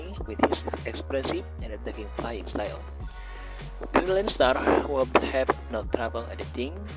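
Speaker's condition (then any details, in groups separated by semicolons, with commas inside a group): No condition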